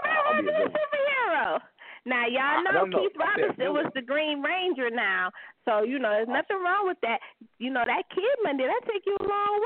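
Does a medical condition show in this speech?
No.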